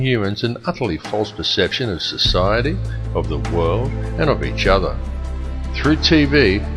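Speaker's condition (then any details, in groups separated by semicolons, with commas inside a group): No condition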